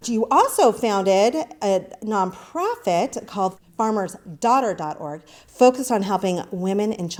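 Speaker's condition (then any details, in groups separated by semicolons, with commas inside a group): No condition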